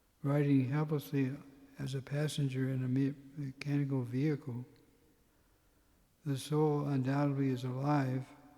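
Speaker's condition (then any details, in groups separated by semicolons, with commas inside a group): Parkinson's; tremor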